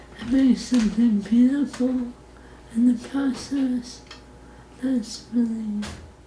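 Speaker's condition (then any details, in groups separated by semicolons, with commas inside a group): ALS; living with it for years, no treatment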